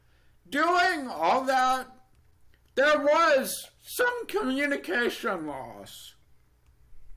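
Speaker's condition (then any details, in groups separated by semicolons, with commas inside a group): Deafness, Neurofibromatosis Type 2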